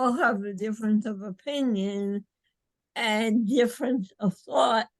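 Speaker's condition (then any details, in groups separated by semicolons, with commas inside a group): Cerebral palsy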